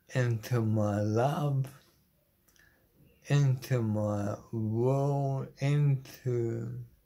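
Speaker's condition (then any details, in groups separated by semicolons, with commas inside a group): Motor neuron disease; terminal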